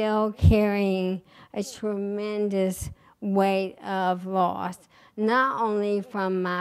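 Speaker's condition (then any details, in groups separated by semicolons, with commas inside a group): ALS; recently diagnosed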